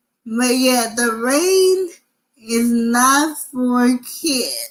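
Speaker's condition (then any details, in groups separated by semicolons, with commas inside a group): Cerebral palsy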